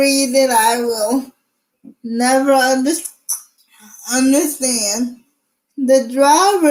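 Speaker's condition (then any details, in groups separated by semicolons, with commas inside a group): Cerebral palsy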